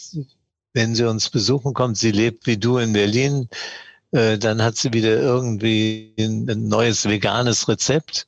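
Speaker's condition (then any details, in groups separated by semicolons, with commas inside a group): Parkinson's disease; trembling, milder course than severe cases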